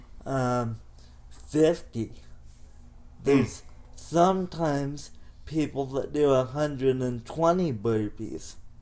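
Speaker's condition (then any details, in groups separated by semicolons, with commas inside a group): Cerebral palsy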